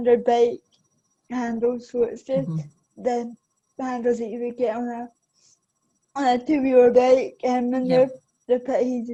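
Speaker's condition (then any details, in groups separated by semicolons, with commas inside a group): Cerebral palsy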